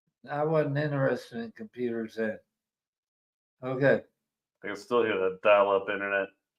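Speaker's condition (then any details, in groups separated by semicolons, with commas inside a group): ALS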